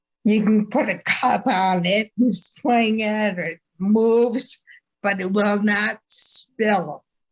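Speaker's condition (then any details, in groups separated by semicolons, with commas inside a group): Ataxia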